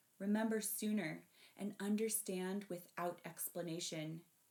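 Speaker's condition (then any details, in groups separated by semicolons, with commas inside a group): No condition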